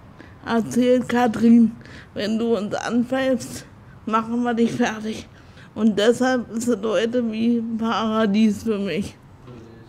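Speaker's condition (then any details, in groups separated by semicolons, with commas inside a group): Spastic tetraparesis; birth injury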